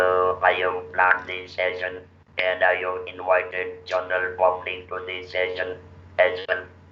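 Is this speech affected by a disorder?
Yes: laryngectomy.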